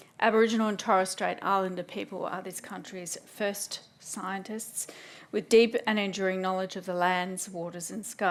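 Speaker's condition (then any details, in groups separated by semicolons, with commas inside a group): No condition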